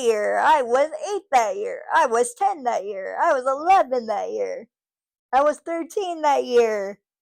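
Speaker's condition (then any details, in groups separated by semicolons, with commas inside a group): Cerebral palsy, spastic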